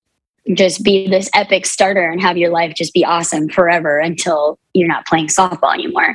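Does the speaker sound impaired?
Yes: cleft palate; cleft palate present from birth, 23 surgeries from birth to age 18.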